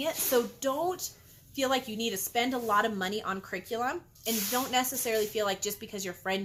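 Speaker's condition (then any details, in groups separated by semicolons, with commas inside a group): No condition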